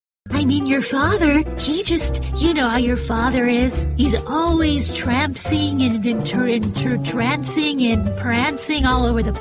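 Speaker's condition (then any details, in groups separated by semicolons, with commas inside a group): No condition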